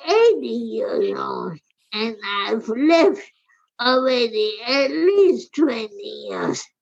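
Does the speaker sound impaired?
Yes: primary lateral sclerosis; about 20 years, age 80, falls, poor walking, wheelchair, diagnosed by Dr. Macken; progressing, physical and occupational therapy, ALS clinic, ALS Association Philadelphia support; slurred speech, swallowing difficulty at first exam by Dr. Levitz, Lehigh Neurology, speech later forced quitting.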